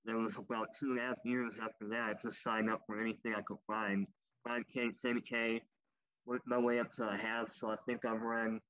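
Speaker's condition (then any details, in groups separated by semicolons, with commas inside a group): Cleft lip and palate, popliteal pterygium syndrome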